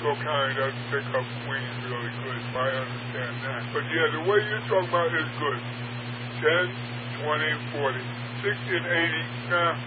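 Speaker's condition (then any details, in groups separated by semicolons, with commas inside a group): Parkinson's; largely wheelchair bound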